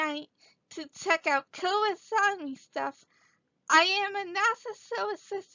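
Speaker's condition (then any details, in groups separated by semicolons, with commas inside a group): Cerebral palsy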